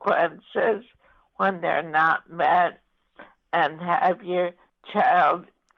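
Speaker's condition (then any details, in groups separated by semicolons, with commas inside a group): ALS; diagnosed about 14 years earlier; voice affected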